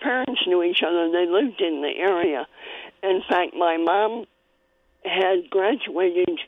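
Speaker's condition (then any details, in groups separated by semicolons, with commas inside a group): Cleft palate; congenital cleft palate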